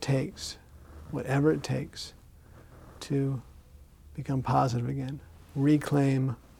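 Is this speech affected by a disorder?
Yes: Parkinson's disease; diagnosed about 14 years before recording; Rock City Boxing with voice component, shouting counts, almost 4 years, Jayco's gym, Sarasota; some speech issues, ice water harms vocal cords, drinks warm water, speech therapy judged unnecessary.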